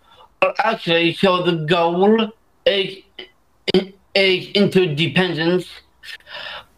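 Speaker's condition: Down syndrome

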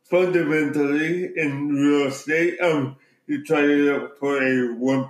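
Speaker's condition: Cerebral palsy

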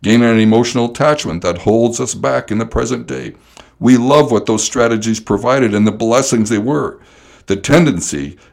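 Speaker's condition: No condition

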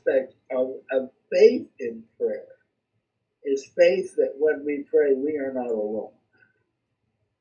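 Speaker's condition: Cerebral palsy; legs severely compromised

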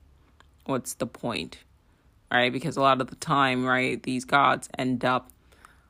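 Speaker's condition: No condition

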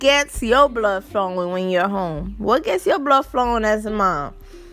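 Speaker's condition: No condition

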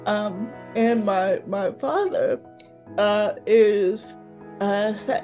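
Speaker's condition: Cerebral palsy, mild; mouth affected

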